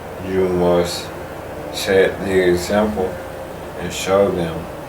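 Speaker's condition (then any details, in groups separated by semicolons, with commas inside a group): ALS; speech progressively lost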